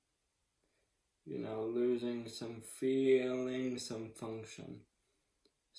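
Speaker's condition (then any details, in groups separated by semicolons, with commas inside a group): ALS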